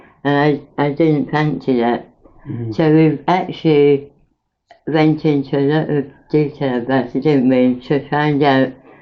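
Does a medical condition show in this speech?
Yes: mouth cancer after operations; radiotherapy damaged tongue and bone, tracheotomy.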